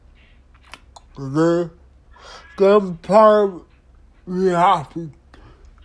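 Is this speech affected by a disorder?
Yes: disability affecting speech; speech not clear, words not clear.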